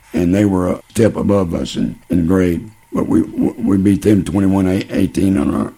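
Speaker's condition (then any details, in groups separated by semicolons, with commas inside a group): Laryngeal cancer; later lesions in mouth and one on neck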